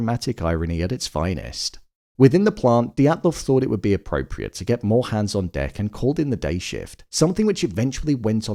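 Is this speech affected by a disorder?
No.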